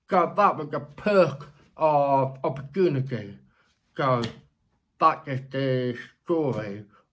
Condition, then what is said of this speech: Deafness. So I was like, you know what, your speech is really, really good.